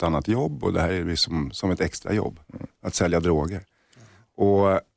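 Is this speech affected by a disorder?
No.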